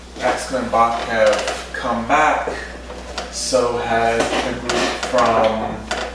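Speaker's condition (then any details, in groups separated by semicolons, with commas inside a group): No condition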